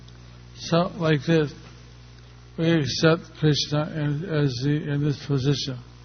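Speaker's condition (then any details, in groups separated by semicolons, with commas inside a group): Stroke; not so easy to speak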